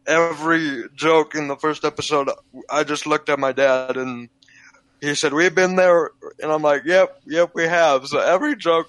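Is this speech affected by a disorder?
Yes: cerebral palsy, physical only.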